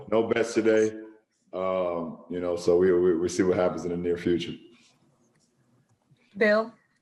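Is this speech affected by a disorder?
No.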